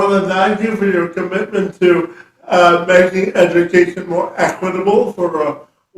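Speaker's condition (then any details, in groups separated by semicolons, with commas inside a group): Cerebral palsy; from birth, seven surgeries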